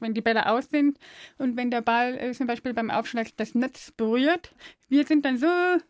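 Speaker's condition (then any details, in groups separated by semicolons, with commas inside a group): Deafness; deaf since birth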